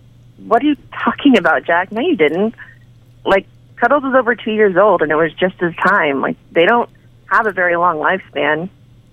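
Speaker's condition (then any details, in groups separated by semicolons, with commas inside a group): No condition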